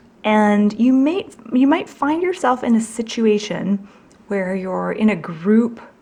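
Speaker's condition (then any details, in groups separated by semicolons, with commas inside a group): No condition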